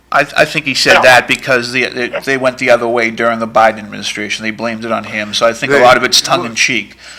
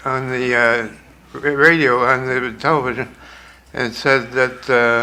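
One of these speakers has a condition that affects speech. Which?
The second: Parkinson's; severe, shaking.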